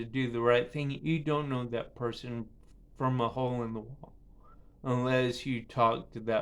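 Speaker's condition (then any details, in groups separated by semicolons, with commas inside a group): Cerebral palsy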